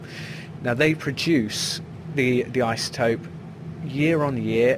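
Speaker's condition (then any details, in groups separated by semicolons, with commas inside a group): No condition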